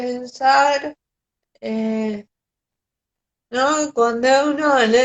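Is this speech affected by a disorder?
Yes: cerebral palsy.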